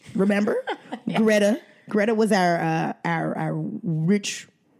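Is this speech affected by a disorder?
No.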